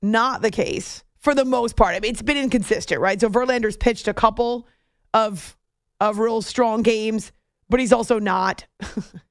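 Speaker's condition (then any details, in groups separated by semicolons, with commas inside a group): No condition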